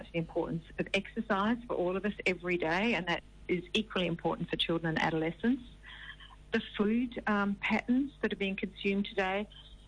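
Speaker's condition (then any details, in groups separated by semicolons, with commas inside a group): No condition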